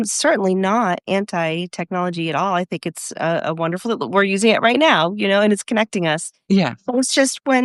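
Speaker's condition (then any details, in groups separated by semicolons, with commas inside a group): No condition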